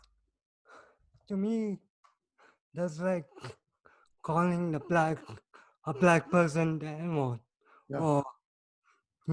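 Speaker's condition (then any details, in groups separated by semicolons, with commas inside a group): Cerebral palsy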